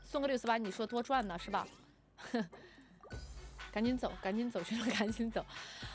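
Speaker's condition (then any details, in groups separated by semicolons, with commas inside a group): No condition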